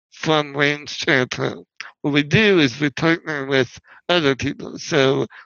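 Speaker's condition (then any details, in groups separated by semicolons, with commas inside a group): Spinal muscular atrophy; wheelchair user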